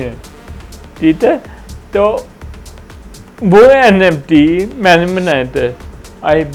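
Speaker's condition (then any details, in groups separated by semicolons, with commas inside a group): Cerebral palsy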